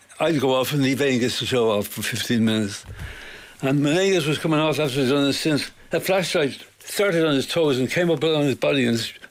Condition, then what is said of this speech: Parkinson's disease. If my voice... which ties up sometimes because of the Parkinson.